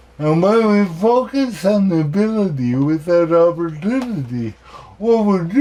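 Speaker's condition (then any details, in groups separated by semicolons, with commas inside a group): Cerebral palsy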